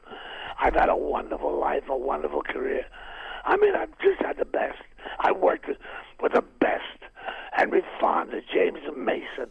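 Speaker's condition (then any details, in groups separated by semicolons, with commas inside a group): Throat cancer, vocal cord removed, partial laryngectomy, right vocal cord removed; vocal surgery removing part of larynx including right vocal cord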